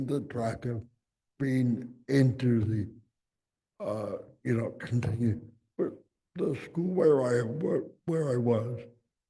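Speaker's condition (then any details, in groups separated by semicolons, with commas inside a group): Cerebral palsy; from birth, physical and occupational therapy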